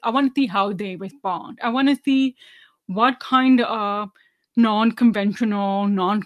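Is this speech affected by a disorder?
Yes: deafness, severe; about 99% hearing loss, lifelong hearing aid use, no cochlear implant.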